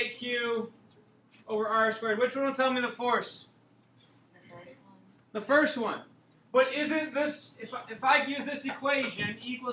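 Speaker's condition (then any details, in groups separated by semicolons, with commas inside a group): No condition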